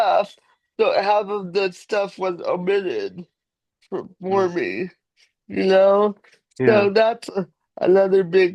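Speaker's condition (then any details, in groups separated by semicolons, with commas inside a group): Cerebral palsy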